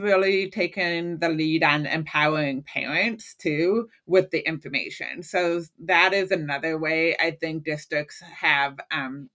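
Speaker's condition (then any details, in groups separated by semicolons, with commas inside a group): Hearing loss; lifelong hearing loss since childhood, hearing aid and cochlear implant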